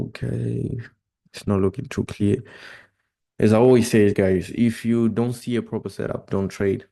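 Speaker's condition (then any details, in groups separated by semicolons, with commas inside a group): No condition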